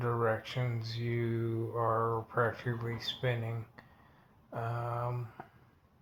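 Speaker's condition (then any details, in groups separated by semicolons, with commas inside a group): Multiple sclerosis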